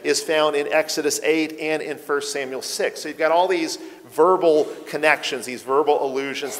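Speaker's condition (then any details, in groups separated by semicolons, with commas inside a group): No condition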